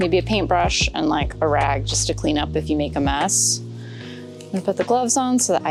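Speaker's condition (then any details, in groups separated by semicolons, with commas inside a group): No condition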